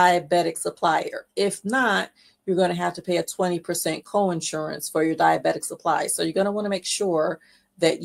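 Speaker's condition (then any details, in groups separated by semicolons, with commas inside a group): No condition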